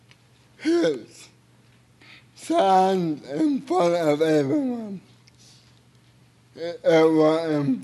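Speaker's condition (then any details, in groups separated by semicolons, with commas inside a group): Cerebral palsy; a little difficult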